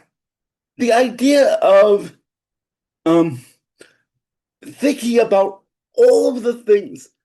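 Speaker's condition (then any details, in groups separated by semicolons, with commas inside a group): Cerebral palsy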